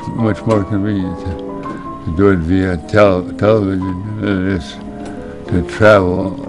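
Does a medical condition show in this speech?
Yes: Parkinson's disease; progressive, getting weaker.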